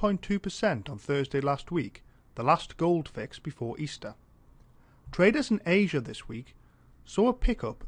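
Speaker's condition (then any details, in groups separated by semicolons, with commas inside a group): No condition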